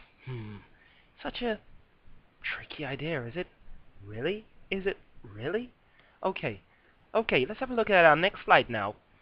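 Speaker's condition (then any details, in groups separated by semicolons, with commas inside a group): No condition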